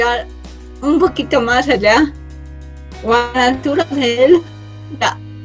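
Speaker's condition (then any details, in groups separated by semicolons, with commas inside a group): Cerebral palsy from birth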